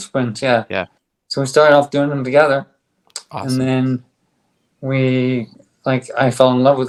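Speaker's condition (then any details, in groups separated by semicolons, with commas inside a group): ALS; on drug, stronger bite, speaks better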